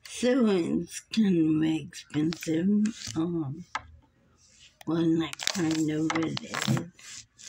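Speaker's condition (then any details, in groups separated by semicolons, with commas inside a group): Muscular dystrophy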